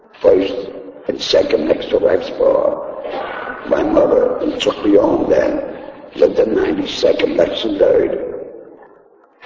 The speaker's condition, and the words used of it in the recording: Laryngectomy. So I got, when I got an operation, they took my voice box out. And I'm still talking, that's amazing.